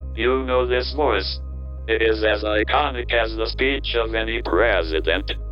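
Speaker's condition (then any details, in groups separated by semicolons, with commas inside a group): Cerebral palsy, speech-generating device; cerebral palsy since birth, wheelchair user, stiff fingers, wheelchair-mounted communication device; age 12; speaks through generic computerized synthetic voice, same voice used by one famous man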